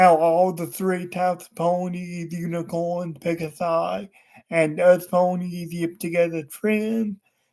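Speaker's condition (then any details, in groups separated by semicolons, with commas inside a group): Cerebral palsy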